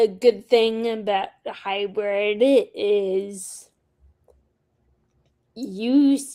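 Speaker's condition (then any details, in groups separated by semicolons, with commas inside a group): Friedreich's ataxia; speech changed early, voice recognition often fails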